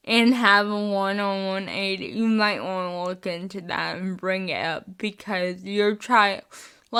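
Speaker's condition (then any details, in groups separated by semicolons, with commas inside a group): Spastic cerebral palsy, mixed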